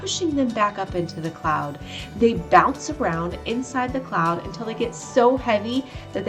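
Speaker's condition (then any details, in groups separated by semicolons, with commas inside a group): No condition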